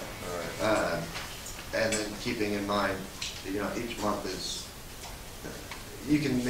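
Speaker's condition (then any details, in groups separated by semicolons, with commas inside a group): No condition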